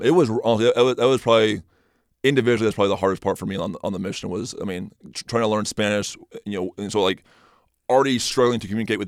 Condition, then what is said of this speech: Stuttering. I feel more confident, and when I'm more confident, I feel like I stutter less.